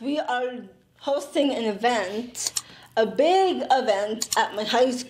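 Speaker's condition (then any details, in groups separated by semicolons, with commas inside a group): Down syndrome; speech therapy in childhood with games and speech-related exercises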